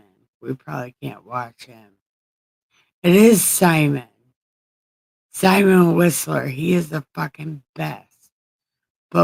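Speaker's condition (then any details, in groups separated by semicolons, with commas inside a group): Brain injury; brain surgery; after brain surgery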